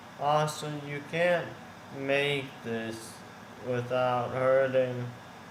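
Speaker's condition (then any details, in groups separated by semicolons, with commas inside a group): Tongue cancer surgery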